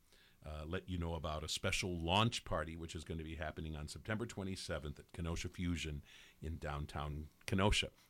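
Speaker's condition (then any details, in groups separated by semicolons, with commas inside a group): No condition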